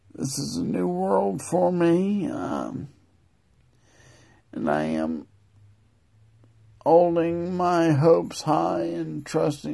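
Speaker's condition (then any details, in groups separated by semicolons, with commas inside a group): Multiple sclerosis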